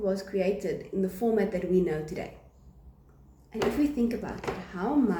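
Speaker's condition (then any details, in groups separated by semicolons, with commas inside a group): No condition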